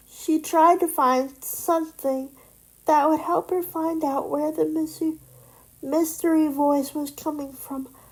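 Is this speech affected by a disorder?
Yes: cerebral palsy.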